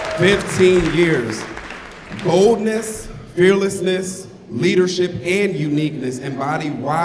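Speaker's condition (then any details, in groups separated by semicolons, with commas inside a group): No condition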